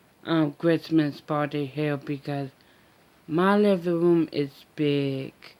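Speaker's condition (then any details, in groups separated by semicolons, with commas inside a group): Mild cerebral palsy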